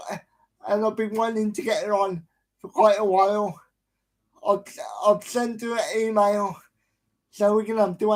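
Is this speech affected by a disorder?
Yes: cerebral palsy.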